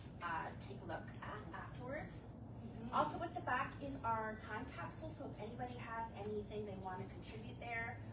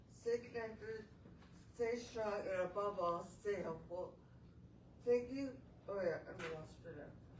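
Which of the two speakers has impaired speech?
The second: traumatic brain injury; eight years since injury; difficulty talking.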